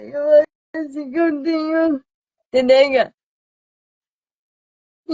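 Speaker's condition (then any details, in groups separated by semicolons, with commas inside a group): Cerebral palsy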